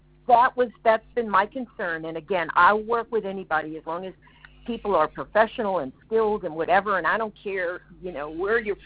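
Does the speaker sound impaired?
No.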